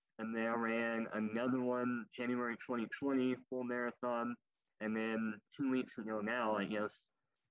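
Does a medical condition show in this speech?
Yes: cleft lip and palate, popliteal pterygium syndrome; knee arthritis.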